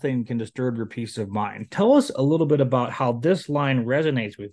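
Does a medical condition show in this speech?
No.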